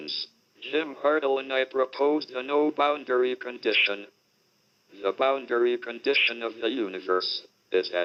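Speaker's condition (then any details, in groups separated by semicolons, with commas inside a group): Motor neuron disease, speech-generating device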